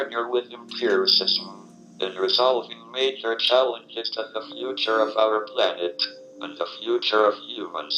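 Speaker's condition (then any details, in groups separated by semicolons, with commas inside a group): ALS, speech-generating device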